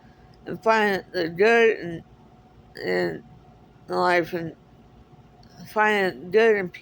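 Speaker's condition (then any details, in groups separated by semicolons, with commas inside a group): Cerebral palsy; speaks differently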